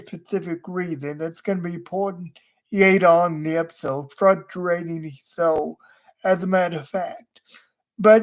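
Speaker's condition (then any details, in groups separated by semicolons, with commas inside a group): Cerebral palsy; wheelchair user, unable to walk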